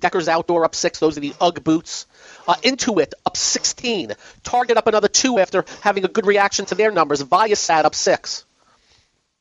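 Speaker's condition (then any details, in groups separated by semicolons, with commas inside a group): No condition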